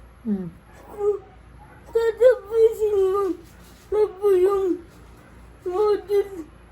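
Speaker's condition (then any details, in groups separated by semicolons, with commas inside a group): Cerebral palsy; affects hands, cannot write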